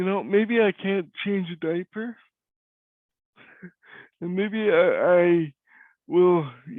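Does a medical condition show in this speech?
Yes: cerebral palsy; voice is different.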